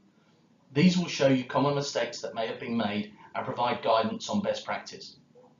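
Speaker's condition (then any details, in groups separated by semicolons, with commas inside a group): No condition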